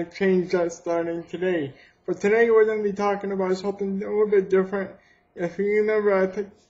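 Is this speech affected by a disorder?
Yes: cerebral palsy.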